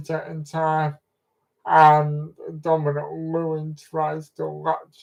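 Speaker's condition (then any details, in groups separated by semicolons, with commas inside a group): Cerebral palsy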